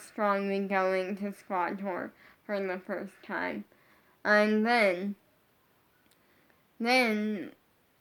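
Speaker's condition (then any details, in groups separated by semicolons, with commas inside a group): Brain injury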